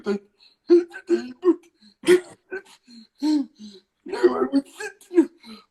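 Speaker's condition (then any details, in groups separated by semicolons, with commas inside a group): Cerebral palsy; singing lessons developed singing voice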